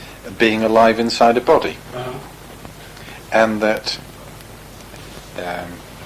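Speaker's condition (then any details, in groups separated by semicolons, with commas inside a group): No condition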